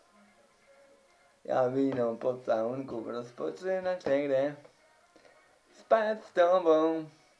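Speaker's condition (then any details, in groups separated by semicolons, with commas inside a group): Cerebral palsy; uses wheelchair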